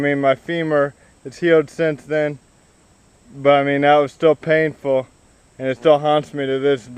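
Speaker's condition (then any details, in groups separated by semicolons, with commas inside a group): Cerebral palsy; spastic, affects walking and legs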